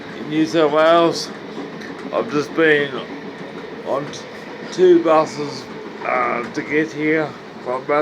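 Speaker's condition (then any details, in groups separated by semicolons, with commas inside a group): Cerebral palsy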